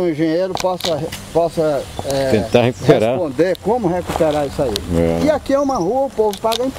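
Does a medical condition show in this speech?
No.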